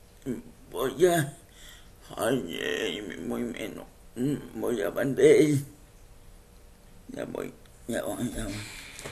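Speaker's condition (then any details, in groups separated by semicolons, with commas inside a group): Cerebral palsy; speech affected by condition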